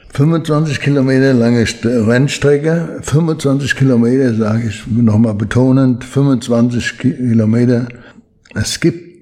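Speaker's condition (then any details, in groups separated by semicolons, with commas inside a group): Parkinson's disease; needs much training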